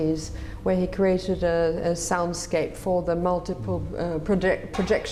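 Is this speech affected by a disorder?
No.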